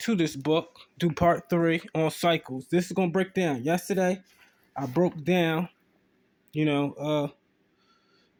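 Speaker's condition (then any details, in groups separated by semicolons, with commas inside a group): No condition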